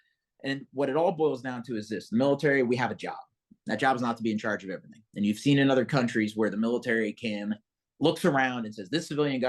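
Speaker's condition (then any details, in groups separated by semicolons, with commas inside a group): No condition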